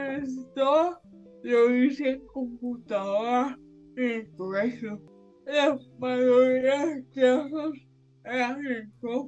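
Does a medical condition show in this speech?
Yes: severe brain injury; birth brain injury from oxygen loss, cerebral palsy; major improvement after seven-year intensive program, still exercises.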